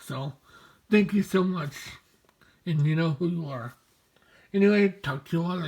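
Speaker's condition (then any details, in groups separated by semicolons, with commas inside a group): Mobius syndrome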